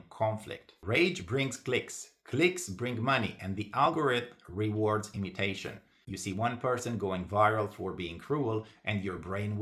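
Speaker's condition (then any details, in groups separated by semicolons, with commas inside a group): No condition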